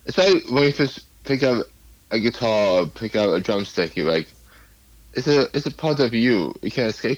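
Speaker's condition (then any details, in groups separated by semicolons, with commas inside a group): Cerebral palsy; affects speech and physical abilities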